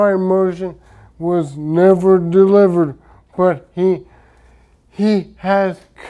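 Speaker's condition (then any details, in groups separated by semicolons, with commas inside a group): Traumatic brain injury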